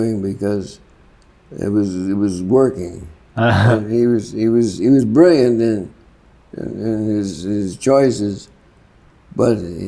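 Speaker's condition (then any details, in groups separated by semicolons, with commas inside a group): Parkinson's; worsening, often debilitating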